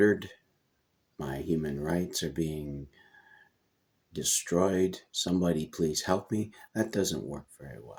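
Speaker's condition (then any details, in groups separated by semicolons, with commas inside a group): No condition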